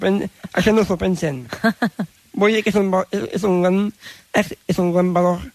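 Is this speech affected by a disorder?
Yes: Down syndrome; intellectual disability, learns at own pace, needs extra time to understand and process explanations; expresses himself in own way and own words, dislikes being corrected, very talkative.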